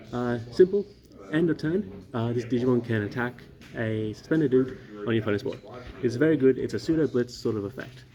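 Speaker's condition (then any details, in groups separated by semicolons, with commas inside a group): No condition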